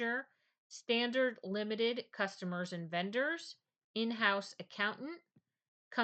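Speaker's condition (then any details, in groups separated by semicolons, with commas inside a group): No condition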